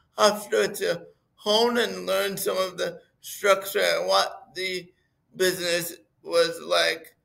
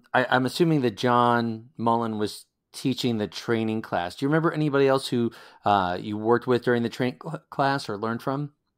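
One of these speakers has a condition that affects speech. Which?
The first: cerebral palsy; weekly voice work on projection and pronunciation.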